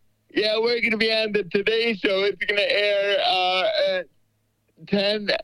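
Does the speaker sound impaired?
Yes: cerebral palsy; diagnosed in early infancy after neonatal care, uses wheelchair, limited wheelchair mobility.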